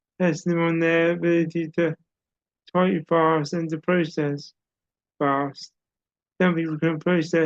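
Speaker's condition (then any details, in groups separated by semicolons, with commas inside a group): Cerebral palsy; uses wheelchair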